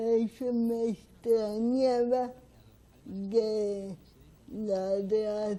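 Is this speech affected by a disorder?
Yes: cerebral palsy; speaks with difficulty.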